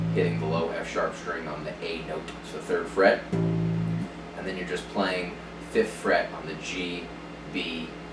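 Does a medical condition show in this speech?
No.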